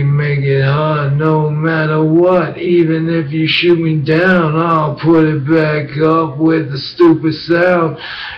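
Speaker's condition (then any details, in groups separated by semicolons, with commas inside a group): Brain injury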